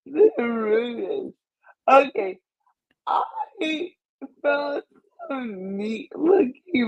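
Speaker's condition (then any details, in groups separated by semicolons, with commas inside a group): Cerebral palsy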